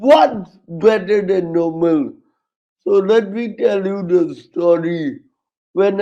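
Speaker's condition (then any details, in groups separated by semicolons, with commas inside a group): Cerebral palsy, severe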